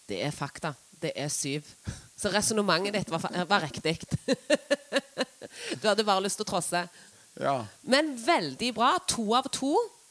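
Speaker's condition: No condition

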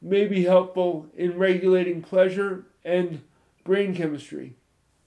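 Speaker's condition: Spastic cerebral palsy, moderate

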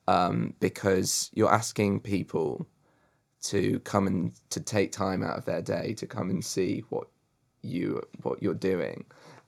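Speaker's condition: Stuttering; talks quite downbeat and casually; repeated words, blocks

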